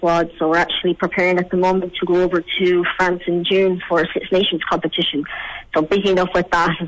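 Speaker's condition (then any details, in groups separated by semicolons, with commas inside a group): Cleft palate; congenital, with leg problems, could not eat properly before age 6, over 30 surgeries in Ireland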